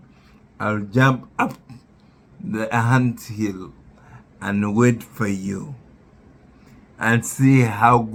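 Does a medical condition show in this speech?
Yes: neurological disease.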